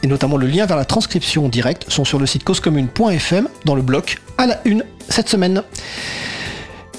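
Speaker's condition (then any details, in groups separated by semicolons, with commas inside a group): No condition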